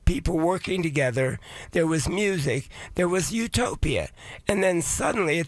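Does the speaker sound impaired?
Yes: voice changed after vocal cord surgery; about two years since vocal cord surgery.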